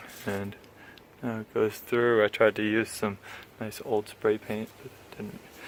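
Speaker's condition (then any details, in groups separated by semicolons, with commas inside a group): No condition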